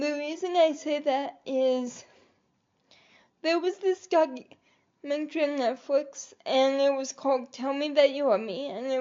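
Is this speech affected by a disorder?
Yes: cerebral palsy; able to articulate and speak.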